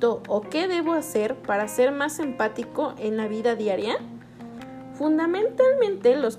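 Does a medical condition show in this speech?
No.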